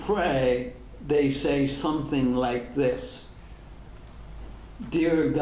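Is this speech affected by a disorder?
Yes: ALS; degenerative; diagnosed ten years ago.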